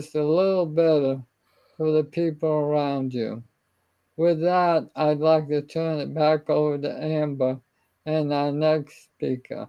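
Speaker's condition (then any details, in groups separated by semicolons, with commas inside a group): ALS; speech and swallowing trouble, weaker voice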